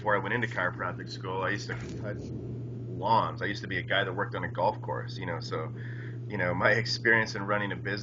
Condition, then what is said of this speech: None; typical speech.